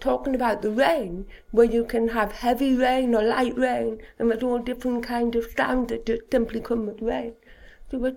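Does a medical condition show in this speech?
Yes: deafness (Usher syndrome), Usher syndrome, profound deafness from birth; born profoundly deaf, eyesight threatened, hearing aids from age two, cochlear implants at forty; over a year since cochlear implants activated, implants working, still learning everyday sounds.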